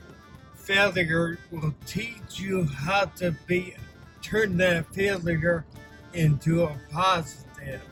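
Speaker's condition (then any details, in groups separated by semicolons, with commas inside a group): Ataxia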